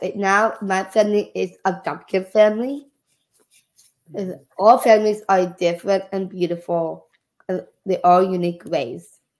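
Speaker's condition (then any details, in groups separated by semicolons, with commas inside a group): Down syndrome; age 14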